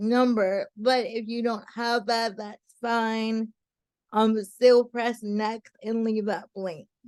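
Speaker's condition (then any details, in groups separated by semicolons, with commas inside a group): Cerebral palsy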